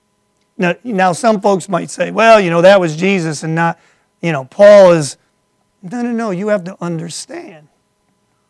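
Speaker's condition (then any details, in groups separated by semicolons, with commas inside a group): No condition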